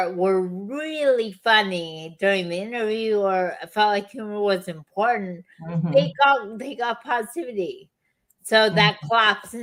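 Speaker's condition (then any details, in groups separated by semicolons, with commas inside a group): Chronic lyme disease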